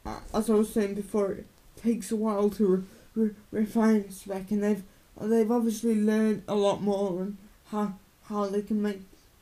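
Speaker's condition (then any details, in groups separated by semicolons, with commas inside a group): Cerebral palsy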